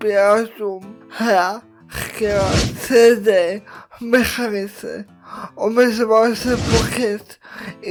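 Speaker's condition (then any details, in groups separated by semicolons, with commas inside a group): Cerebral palsy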